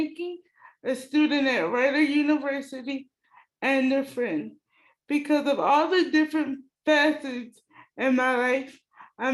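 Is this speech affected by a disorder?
Yes: cerebral palsy; fully reliant on care workers.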